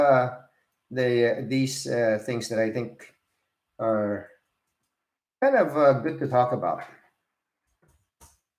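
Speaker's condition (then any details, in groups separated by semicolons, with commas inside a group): No condition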